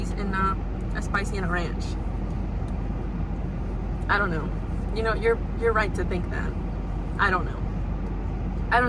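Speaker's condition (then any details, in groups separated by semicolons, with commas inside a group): No condition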